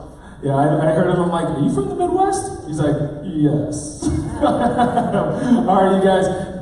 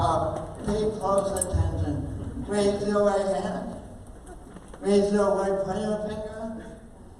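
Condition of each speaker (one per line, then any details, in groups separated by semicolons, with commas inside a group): No condition
Oxygen-related condition, speech impairment; oxygen-related, coordination differences; speech impairment, voice sounds different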